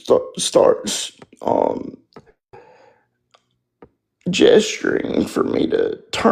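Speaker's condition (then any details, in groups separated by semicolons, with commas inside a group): Spastic quadriplegic cerebral palsy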